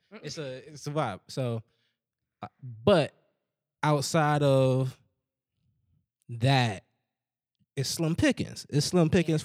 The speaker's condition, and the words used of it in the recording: Stuttering. It's like, and I stutter, so it's like, all right.